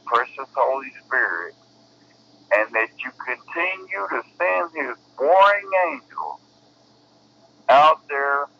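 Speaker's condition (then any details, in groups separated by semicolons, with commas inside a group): Cerebral palsy; bedbound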